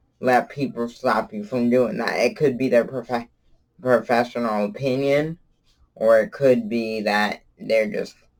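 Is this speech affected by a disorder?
Yes: cerebral palsy; from birth, wheelchair user.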